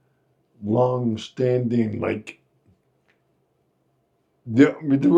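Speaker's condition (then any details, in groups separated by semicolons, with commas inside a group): Friedreich's ataxia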